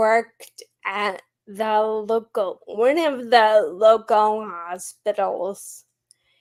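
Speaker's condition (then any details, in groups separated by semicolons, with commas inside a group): Friedreich's ataxia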